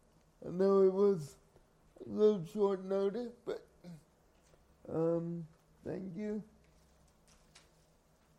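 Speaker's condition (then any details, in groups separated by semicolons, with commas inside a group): Cerebral palsy; from birth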